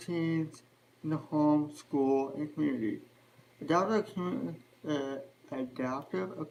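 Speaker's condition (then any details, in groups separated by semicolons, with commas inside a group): Spastic quadriplegic cerebral palsy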